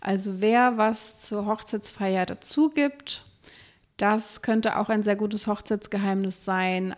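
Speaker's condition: No condition

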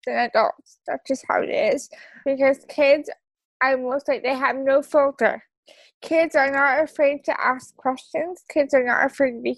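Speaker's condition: Cerebral palsy; wheelchair use, onset before birth

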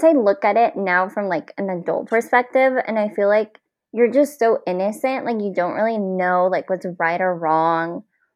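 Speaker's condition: Cleft palate; nose and teeth since childhood

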